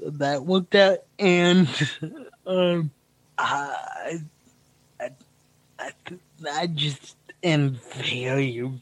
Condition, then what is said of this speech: Cerebral palsy. The impediment is weird, but this is solid, you know.